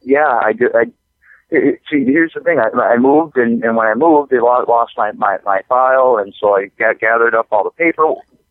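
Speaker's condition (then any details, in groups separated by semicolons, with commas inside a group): Stutter; severe stutter, one useless leg; part-word, syllable and word repetitions, cut-off words, fillers, laughter; repeated sounds, repeated words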